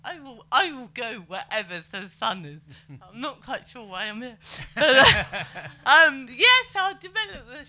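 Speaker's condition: Cerebral palsy; able to speak and move

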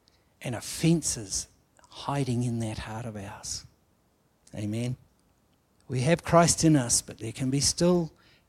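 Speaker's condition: No condition

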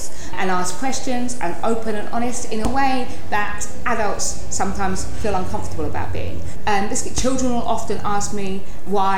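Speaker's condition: Tourette syndrome; neurological, uncontrollable movements and noises called tics, chest banging tic, uses wheelchair; rhythmic chest banging tic audible, wearing padded gloves to protect knuckles and chest; frequent vocal tics interrupting speech, random words like hedgehog, cats, sausage dog, swearing

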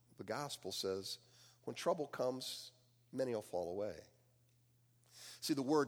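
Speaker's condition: No condition

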